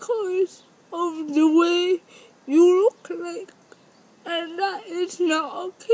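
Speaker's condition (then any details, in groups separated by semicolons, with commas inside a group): Cerebral palsy; birth oxygen deprivation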